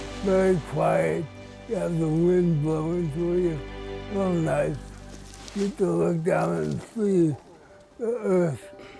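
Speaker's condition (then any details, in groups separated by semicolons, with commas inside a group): Cerebral palsy; worsening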